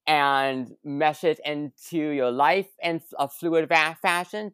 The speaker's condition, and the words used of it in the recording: Stuttering. It makes the editing very annoying when I just hear my own stuttering in the podcast, and I just have to, like, gotta clip this out when I just stutter multiple times.